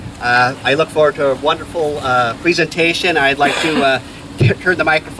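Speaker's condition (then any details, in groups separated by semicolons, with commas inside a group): No condition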